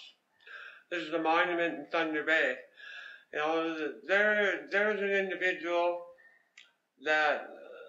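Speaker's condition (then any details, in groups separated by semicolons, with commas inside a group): Head and neck cancer; 17-hour surgery, chemotherapy, radiation; about 4.5 years since diagnosis; relearned swallowing and speaking twice, feeding tube twice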